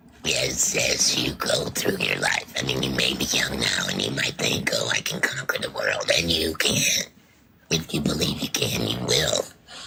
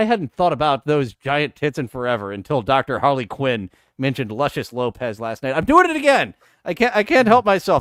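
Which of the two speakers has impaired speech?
The first: laryngectomy, oesophageal; larynx removed; recent laryngectomy, still adapting to speaking; esophageal speech, rattly voice, unnatural vibration, throat muscles still weak.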